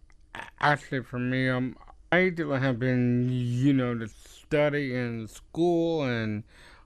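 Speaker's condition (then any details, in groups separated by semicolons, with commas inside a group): Down syndrome; genetic, extra copy of chromosome 21, known before age three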